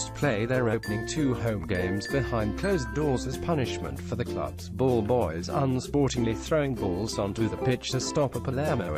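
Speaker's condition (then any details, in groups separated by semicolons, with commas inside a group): No condition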